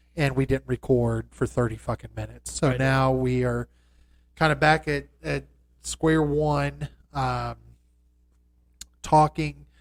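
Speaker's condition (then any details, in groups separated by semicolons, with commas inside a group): No condition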